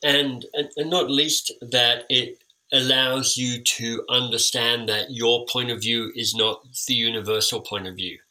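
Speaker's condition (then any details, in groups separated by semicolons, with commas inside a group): Cleft lip and palate; time with an orthodontist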